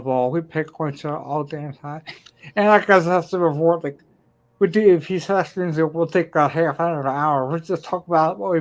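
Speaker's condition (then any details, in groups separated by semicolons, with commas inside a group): Ataxia; may slur speech, may sound drunk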